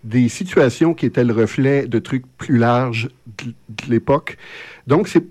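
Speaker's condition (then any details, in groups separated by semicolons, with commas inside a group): Stuttering; lifelong stuttering, genetic component stated, psychological and physiological wall to cross each time to speak; often unable to get words out when speaking; repeated sounds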